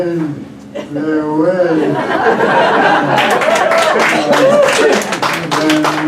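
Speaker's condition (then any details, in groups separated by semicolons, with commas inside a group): ALS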